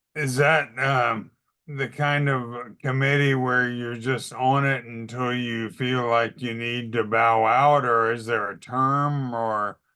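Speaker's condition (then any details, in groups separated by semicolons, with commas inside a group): ALS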